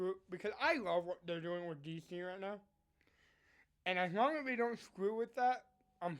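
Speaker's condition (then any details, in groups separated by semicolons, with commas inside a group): Cerebral palsy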